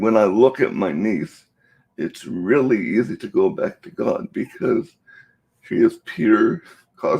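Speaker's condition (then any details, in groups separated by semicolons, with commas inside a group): Cerebral palsy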